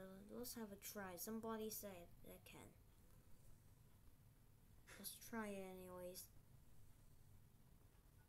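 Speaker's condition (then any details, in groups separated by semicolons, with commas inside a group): No condition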